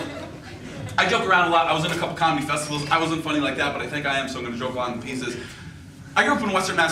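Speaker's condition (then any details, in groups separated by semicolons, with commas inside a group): No condition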